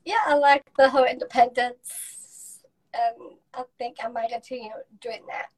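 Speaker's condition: Down syndrome; present from birth, lifelong

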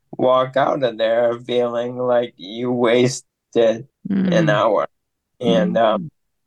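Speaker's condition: ALS; limb onset in left arm, constant arm twitching, diagnosed at 32 in Iowa City

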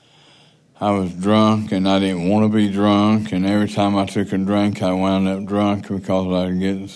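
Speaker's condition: Parkinson's

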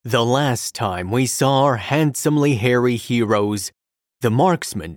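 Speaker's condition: No condition

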